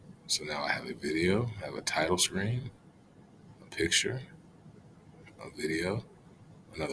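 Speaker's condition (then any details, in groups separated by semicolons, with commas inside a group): No condition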